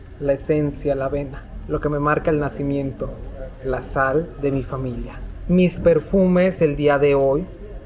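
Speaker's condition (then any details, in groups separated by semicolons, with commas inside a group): No condition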